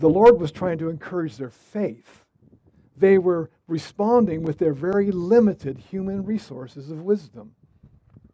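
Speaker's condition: No condition

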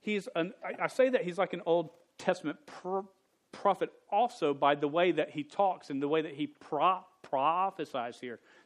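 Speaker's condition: Stutter; stutter since age 5, persisted through teenage years, no successful fix; still stutters, speaking publicly for about 23-24 years; not fully fluent, stuttered on own name as teenager; repeated sounds, blocks

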